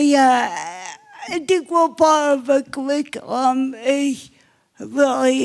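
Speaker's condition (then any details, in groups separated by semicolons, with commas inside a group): Cerebral palsy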